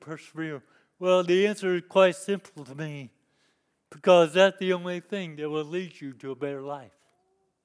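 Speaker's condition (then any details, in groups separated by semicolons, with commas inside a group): Cerebral palsy; lifelong disability since youth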